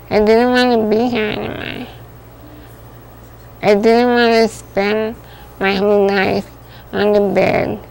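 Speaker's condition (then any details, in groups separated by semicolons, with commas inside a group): Spinal muscular atrophy; cannot swallow five years, tube fed, daily breathing treatments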